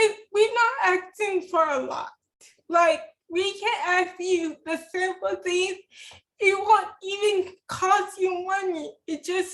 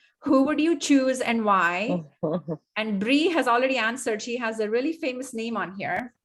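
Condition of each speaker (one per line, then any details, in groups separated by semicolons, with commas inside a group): Cerebral palsy; affects hand, hand tremor
No condition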